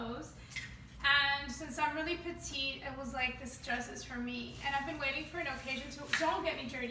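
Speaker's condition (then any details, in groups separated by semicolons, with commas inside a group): No condition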